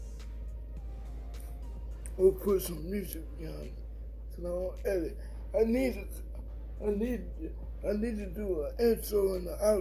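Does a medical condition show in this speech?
Yes: cerebral palsy.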